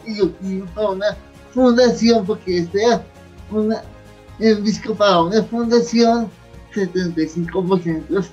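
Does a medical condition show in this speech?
Yes: cerebral palsy; near death as newborn.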